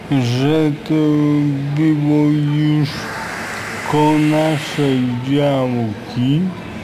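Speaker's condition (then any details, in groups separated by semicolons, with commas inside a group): Aphasia; prolonged unconsciousness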